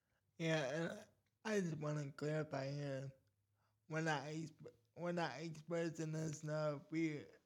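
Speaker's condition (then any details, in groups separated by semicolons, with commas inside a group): Cerebral palsy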